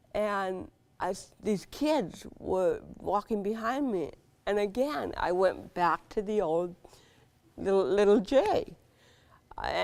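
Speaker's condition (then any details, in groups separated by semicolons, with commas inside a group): Cerebral palsy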